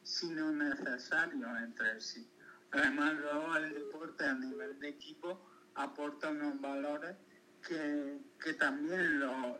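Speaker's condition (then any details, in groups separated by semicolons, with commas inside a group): Cerebral palsy; lifelong physical motor disability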